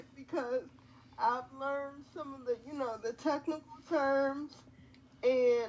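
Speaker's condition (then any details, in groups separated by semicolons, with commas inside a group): Quadriplegic cerebral palsy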